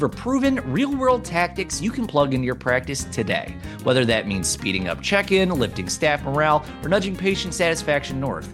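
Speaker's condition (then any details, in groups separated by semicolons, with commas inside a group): No condition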